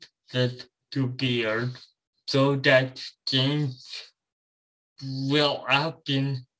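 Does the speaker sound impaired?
Yes: cerebral palsy.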